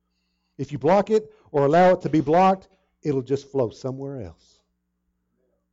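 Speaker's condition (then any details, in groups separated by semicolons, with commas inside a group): No condition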